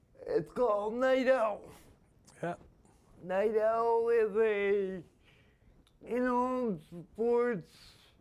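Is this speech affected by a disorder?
Yes: spastic quadriplegia.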